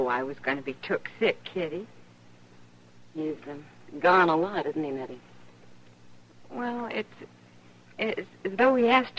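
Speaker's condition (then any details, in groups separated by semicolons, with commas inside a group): No condition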